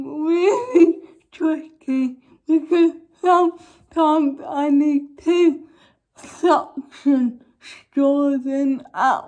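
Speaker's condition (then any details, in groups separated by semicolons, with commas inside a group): Cerebral palsy; uses feeding aid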